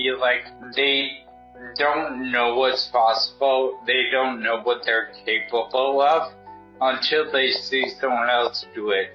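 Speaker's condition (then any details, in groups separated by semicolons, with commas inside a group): Traumatic brain injury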